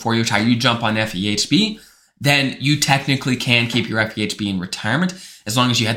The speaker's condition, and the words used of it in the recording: No condition.